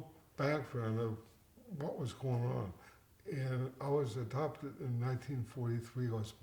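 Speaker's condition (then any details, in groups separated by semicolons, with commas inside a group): Cerebral palsy, mild; birth injury, affects speech and walking, shuffling gait; persists into adulthood; speech less clear, choking risk, slow eating, needs water swallowing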